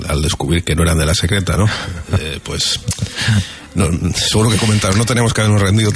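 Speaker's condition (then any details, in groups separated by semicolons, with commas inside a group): No condition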